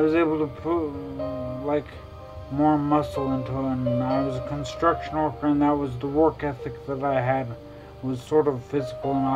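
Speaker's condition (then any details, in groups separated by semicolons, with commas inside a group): Traumatic brain injury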